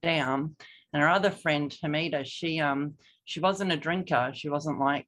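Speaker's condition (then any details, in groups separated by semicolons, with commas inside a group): No condition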